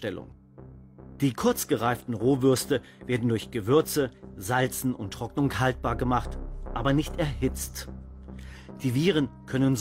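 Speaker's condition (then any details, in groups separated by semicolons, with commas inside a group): No condition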